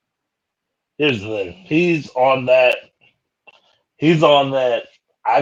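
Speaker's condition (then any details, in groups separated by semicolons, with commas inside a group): No condition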